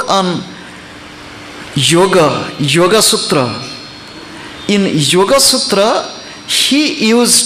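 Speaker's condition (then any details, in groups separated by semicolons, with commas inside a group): No condition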